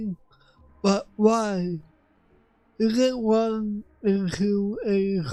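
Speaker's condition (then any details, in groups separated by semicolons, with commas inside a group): Cerebral palsy; affects voice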